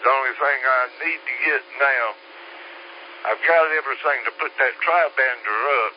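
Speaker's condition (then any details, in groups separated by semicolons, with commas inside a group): Slurred speech; takes 17 different medications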